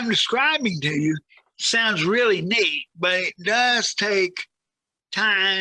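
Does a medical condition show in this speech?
Yes: cerebral palsy.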